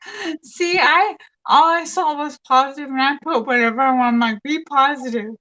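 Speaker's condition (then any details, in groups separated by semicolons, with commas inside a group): Traumatic brain injury; previous tracheostomy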